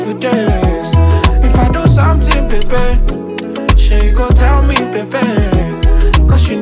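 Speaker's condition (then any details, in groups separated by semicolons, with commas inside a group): No condition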